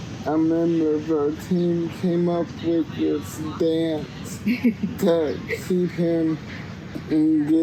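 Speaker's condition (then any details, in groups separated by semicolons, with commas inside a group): Cerebral palsy; cannot walk unaided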